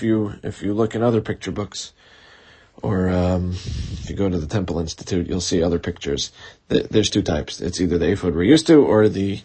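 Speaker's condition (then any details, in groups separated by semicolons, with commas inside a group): No condition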